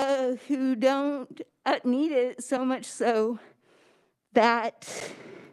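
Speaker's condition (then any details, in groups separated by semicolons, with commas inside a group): Cerebral palsy; stutters, clearer when medicated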